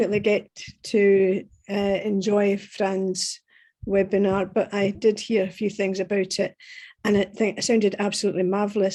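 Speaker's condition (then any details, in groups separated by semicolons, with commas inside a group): No condition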